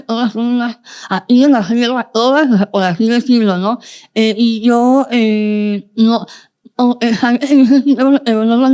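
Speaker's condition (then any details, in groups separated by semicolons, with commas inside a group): Moebius syndrome, congenital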